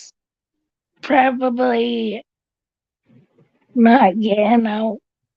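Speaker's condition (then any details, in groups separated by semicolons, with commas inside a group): Cerebral palsy; tracheotomy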